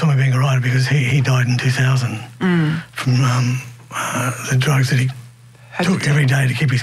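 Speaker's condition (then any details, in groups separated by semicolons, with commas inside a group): Young onset Parkinson's disease; diagnosed about 27 years ago at Nepean Hospital, slow progression, both hands affected, ended guitar; deep brain stimulation, power pack under skin, two brain electrodes, keeps still, no visible symptoms; voice affected, host says speech heard clearly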